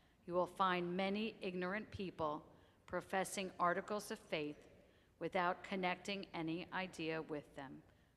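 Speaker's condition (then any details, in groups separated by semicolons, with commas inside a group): No condition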